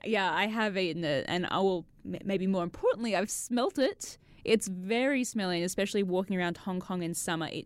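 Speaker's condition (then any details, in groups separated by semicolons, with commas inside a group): No condition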